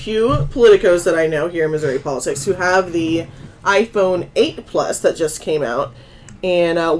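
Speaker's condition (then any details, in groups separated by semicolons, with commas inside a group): No condition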